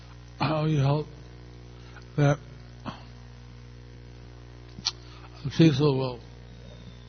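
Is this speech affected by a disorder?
Yes: stroke; not so easy to speak, checks whether listeners understand, understood only a little.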